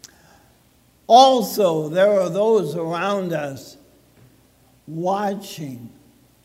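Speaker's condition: ALS (Lou Gehrig's disease); limited breath

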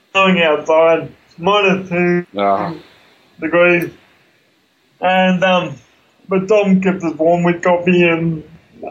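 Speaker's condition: Cerebral palsy; congenital, affects movement in arms and legs, wheelchair user

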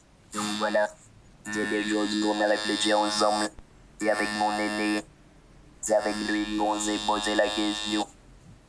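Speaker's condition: Total pharyngolaryngectomy; tracheal stenosis

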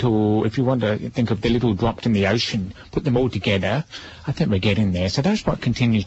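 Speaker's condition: Deafness; only feels vibration

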